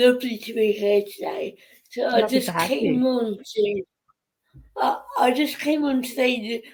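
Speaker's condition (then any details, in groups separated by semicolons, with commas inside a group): Cerebral palsy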